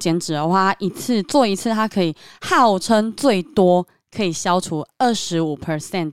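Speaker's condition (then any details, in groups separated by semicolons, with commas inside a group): Cleft lip and palate, submucous cleft palate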